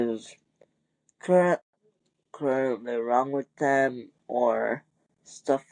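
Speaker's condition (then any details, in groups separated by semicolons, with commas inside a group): Cerebral palsy; wheelchair user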